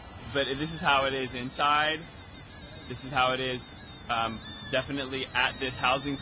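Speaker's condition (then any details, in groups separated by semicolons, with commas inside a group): No condition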